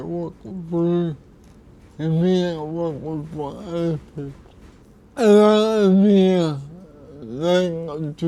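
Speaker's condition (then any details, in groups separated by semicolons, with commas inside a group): Cerebral palsy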